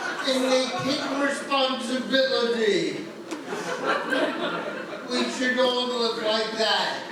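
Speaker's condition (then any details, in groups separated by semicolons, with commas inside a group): Cerebral palsy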